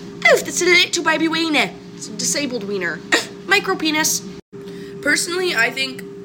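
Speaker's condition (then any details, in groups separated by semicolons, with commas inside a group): Tourette syndrome, coprolalia; involuntary motor and vocal tics, lack of control, self-hitting tics; frequent vocal tics while talking, set off by discussing swearing tics; blurts swear words and phrases like oof, doof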